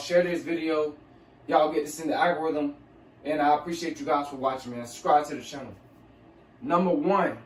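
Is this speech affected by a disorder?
No.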